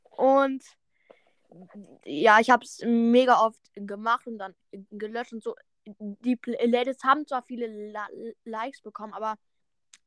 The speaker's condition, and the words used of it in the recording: Stuttering. Also ist es nicht so, dass du irgendwie weniger Hörer hast, nur weil du stotterst.